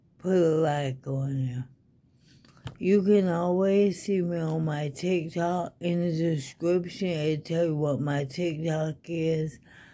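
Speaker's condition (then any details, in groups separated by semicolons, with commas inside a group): ALS; needs help with daily activities, fatigue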